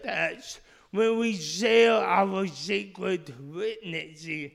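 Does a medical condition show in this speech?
Yes: speech impediment; initially misdiagnosed.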